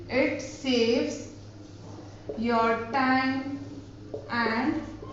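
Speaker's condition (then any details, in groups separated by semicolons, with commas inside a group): No condition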